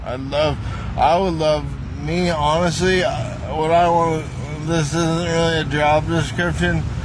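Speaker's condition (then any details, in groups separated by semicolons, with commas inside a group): Traumatic brain injury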